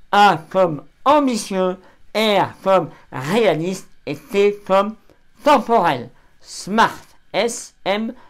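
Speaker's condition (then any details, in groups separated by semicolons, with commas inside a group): Throat cancer surgery; no speech two months post-surgery, then severe pronunciation defect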